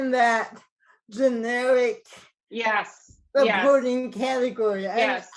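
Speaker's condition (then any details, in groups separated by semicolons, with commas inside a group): Cerebral palsy; mild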